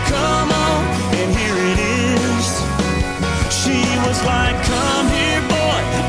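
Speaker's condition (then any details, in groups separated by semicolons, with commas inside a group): No condition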